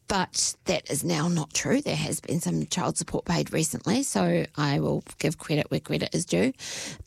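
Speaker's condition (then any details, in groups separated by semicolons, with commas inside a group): Spasmodic dysphonia; onset within months after everything settled down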